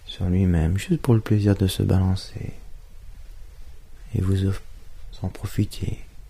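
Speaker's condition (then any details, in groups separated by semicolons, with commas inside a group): No condition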